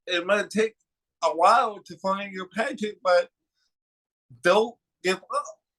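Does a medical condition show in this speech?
Yes: cerebral palsy.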